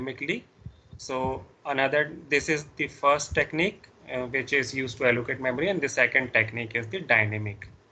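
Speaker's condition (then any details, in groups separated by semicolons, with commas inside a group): No condition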